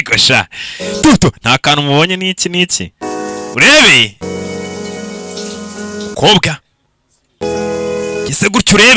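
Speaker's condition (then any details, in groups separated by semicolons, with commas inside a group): No condition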